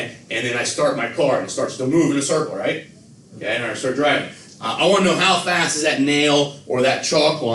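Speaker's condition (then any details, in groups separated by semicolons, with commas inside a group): No condition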